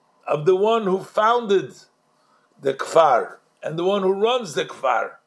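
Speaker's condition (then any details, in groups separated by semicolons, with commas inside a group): No condition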